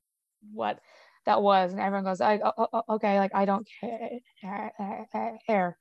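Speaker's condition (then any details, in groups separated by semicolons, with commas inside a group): Stutter; past speech therapy, used fluency strategies, phone listener once thought the line was cutting out; stutters openly all the time, uses strategies less than before; stutters through words, speech improves with drinking; repeated sounds, prolonged sounds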